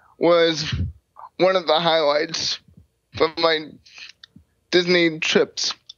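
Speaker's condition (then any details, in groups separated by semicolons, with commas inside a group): Cerebral palsy; uses a chair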